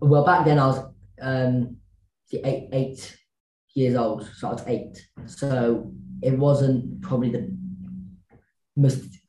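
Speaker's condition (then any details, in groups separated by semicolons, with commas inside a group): Stammer; stammer with learning disability, former therapist taught word substitution, current therapist: say intended words; age 14, ongoing speech therapy, accepts stammering rather than swapping words; not severe; repeated sounds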